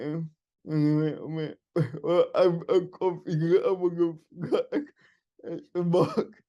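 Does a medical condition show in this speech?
Yes: cerebral palsy; wheelchair user.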